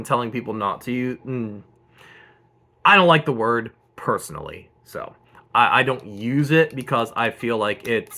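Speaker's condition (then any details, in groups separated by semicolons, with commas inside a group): No condition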